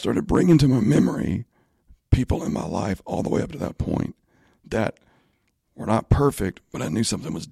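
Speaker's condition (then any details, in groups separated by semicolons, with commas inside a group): Spasmodic dysphonia; in speech therapy with doctors, band crowns off for medical year; voice issue, asks listeners to excuse voice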